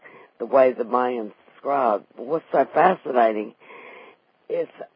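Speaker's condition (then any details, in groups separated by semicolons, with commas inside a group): Vocal cord paralysis after stroke, unilateral vocal fold paralysis; types with one hand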